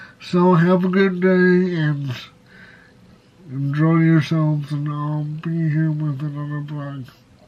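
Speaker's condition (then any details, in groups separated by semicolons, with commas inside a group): Cerebral palsy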